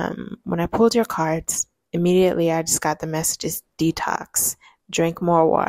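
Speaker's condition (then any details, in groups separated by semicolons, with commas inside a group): No condition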